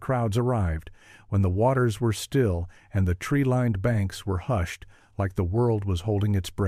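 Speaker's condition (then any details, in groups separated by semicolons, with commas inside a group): No condition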